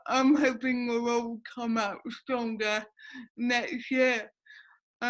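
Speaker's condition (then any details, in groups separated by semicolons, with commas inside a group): Cerebral palsy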